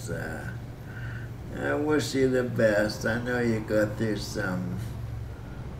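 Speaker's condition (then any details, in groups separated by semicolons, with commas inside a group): Cerebral palsy; breathing fine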